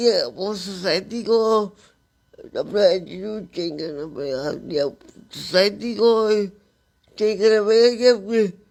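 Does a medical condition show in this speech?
Yes: cerebral palsy.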